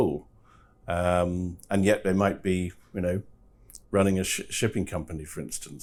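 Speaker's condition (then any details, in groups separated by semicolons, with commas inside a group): No condition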